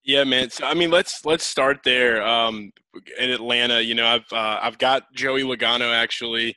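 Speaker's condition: No condition

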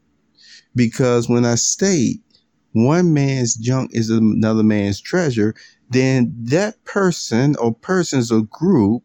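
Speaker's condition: No condition

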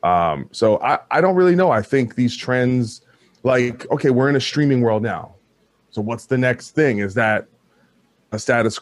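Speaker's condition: No condition

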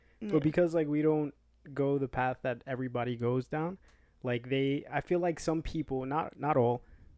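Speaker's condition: No condition

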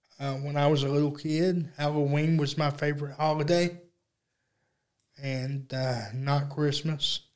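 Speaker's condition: Cerebral palsy; uses electric wheelchair

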